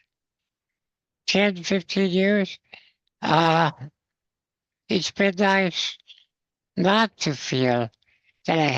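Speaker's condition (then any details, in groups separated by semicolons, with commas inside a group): Spinal muscular atrophy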